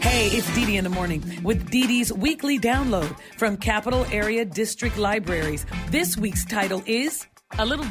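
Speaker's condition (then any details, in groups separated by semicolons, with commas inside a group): No condition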